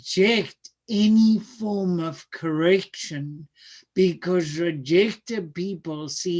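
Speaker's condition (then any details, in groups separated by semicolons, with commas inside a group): Cerebral palsy; severe birth complications; speech sounds atypical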